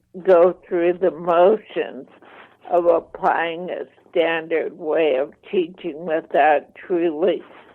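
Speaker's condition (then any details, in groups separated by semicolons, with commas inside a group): ALS, mild; voice slightly impaired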